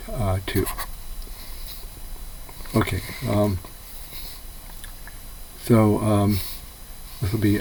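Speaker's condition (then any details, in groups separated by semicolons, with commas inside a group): No condition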